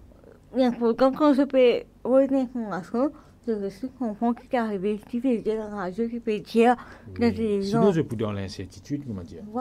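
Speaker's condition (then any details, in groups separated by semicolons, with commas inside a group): Cerebral palsy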